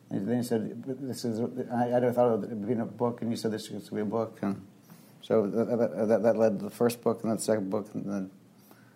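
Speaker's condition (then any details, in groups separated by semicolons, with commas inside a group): Young onset Parkinson's disease; restarted phrases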